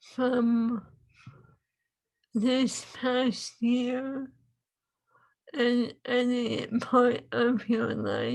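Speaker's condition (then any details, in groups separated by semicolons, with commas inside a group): ALS; swallowing lost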